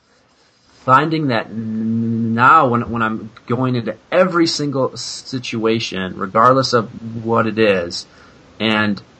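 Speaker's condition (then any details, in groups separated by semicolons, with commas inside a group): Stuttering; past fluency-shaping therapy; modeled on Thomas Alexander's 1968 recording, varying habitual pattern; noticeable, trying more prolongation, which feels better; prolonged sounds, blocks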